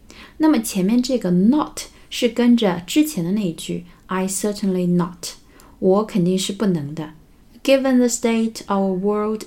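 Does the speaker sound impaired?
No.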